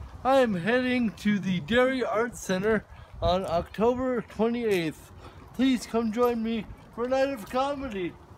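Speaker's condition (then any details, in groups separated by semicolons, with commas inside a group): Cerebral palsy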